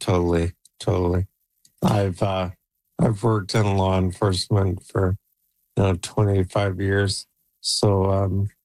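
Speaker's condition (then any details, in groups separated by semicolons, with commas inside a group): ALS; left leg froze at onset, Neuralink N1 implant three months ago, voice banked via 11 Labs; age 48, controls computer with thoughts via implant; voice deteriorating and audibly affected, expects soon to be unable to talk, plans AI voice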